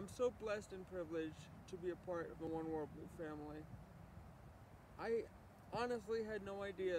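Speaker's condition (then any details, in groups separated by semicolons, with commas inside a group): Cerebral palsy; from birth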